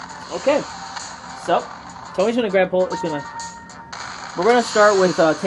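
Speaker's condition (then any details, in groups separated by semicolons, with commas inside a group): No condition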